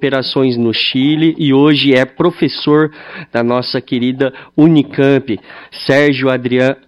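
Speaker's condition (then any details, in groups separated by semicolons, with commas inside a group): Cleft lip and palate; congenital cleft lip and palate, treated from childhood as USP patient at rehabilitation hospital in Bauru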